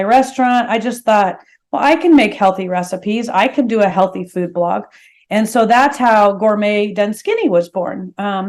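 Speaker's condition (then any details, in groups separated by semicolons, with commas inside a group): No condition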